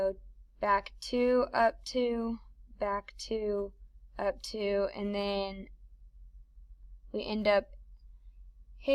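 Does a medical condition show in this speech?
No.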